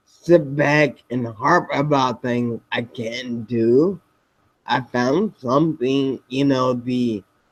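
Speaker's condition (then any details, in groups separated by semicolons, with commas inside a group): Spinocerebellar ataxia type 7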